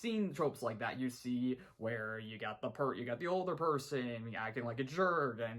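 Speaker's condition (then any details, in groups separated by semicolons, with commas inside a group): No condition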